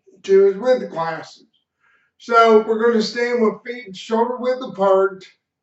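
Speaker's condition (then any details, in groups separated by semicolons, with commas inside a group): Cerebral palsy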